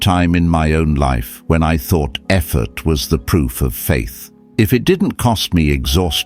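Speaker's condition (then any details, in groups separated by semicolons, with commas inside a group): No condition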